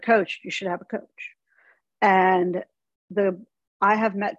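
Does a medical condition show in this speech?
No.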